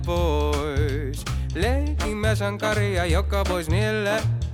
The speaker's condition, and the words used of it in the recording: None; typical speech.